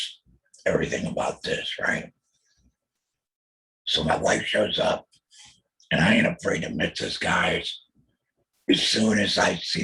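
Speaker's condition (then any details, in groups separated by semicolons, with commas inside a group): Total laryngectomy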